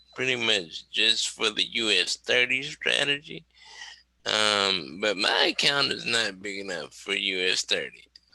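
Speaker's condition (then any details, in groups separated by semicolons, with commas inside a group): Cerebral palsy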